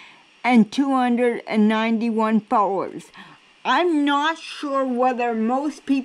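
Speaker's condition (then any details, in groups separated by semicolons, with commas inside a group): Cerebral palsy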